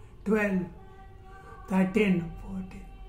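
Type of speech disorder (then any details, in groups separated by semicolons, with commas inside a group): Dysarthria; Parkinson's disease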